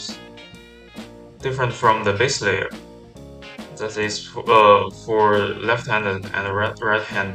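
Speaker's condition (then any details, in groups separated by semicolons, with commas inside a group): No condition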